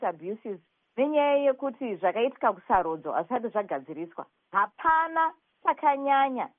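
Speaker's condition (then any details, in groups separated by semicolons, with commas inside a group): No condition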